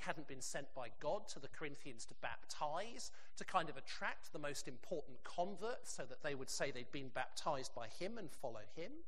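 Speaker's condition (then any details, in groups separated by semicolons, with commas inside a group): No condition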